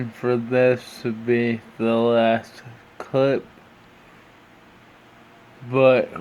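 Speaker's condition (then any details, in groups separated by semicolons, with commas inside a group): Brain injury (brain shearing); tracheostomy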